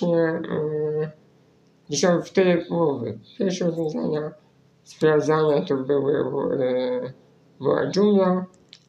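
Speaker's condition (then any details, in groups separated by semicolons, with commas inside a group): Spinal muscular atrophy; right-click via two keys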